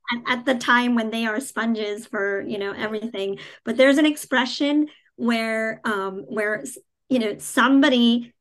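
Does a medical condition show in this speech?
Yes: cleft palate; congenital cleft palate without cleft lip, not visible, health struggles continuing into adulthood; childhood articulation problems, hard to understand, years with speech pathologist, speaking Hindi discouraged by early doctors, therapists.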